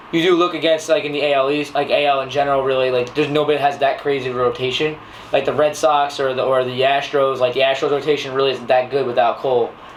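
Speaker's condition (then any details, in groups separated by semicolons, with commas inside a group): No condition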